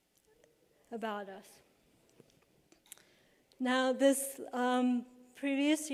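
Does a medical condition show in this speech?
Yes: cerebral palsy.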